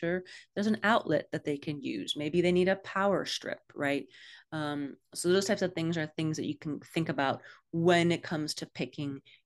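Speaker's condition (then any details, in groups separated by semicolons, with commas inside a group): No condition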